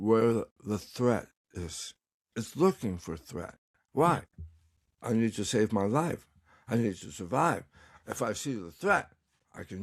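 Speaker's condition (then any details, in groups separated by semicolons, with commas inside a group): Tongue cancer; recovering, tongue exercises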